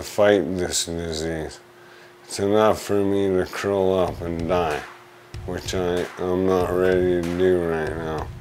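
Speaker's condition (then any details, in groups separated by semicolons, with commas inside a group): Amyotrophic lateral sclerosis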